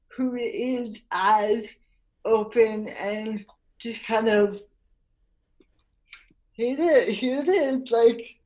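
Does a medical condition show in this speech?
Yes: cerebral palsy; spastic tetraplegia from birth, whole body, involuntary spasms, tightness, declined tendon-lengthening surgery, childhood PT, Feldenkrais; never on CP medication, walks with walker or help, tires quickly, mostly motorized wheelchair, types with nose; impediment from tongue muscle involvement, nose typing easier than voice dictation.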